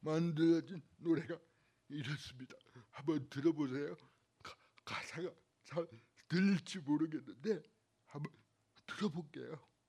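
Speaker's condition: Cerebral palsy; bent body

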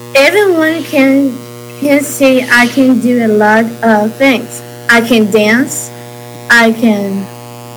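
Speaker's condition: Down syndrome

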